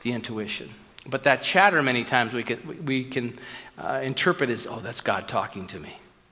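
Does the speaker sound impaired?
No.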